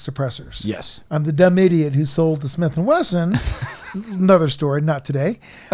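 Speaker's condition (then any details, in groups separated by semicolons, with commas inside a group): No condition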